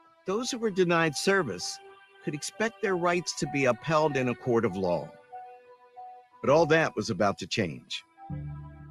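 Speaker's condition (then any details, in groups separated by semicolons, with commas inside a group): No condition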